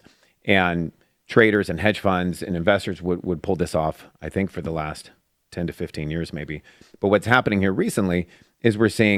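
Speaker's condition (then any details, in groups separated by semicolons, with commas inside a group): No condition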